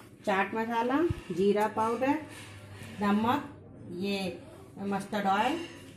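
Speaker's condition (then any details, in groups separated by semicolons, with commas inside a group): No condition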